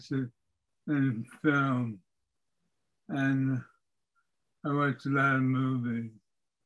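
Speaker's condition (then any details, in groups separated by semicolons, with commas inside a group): Parkinson's disease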